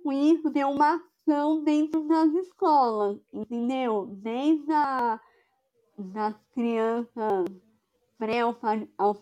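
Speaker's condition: Cleft palate; congenital cleft palate

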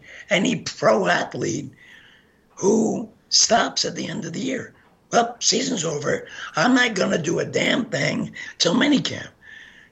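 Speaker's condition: Gunshot injury to voice box; hit spine

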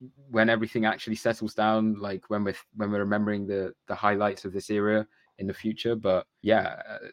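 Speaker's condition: No condition

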